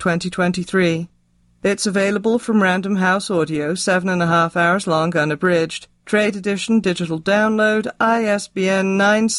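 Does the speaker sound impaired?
No.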